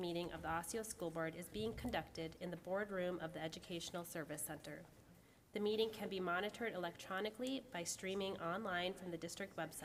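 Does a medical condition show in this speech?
No.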